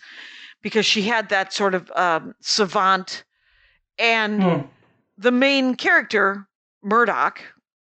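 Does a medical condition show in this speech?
No.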